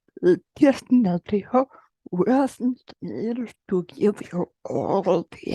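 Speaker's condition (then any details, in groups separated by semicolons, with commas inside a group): Generalized dystonia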